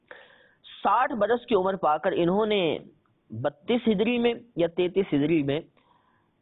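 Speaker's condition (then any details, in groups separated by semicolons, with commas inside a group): No condition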